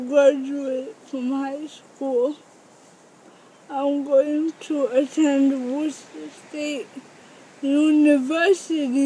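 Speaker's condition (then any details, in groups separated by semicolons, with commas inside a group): Cerebral palsy; birth oxygen deprivation; diagnosed at 9 months, about 18 years since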